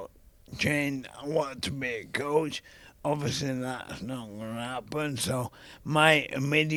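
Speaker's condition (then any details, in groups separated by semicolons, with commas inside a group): ALS; young onset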